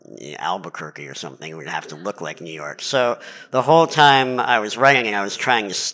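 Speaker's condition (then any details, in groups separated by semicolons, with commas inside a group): Cleft palate; lifelong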